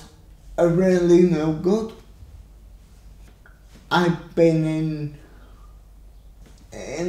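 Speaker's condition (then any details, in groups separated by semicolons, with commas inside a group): Cerebral palsy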